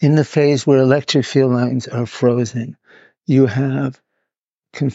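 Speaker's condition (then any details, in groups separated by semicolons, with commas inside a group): Parkinson's; hidden from others in early stages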